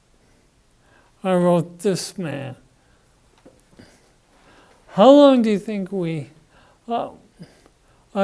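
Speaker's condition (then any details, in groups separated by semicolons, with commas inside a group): Parkinson's disease; young onset at 14, deep brain stimulation implant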